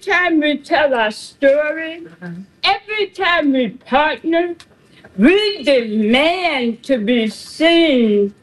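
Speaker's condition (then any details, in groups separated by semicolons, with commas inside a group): Partial glossectomy; stage 3 tongue cancer, part of tongue removed in surgery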